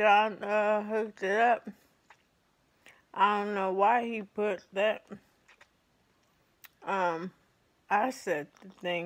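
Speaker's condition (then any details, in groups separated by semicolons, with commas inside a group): ALS; affects hands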